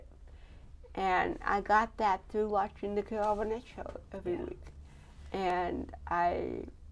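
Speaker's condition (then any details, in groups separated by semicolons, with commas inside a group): Cerebral palsy; diagnosed at 18 months, neck surgery, titanium neck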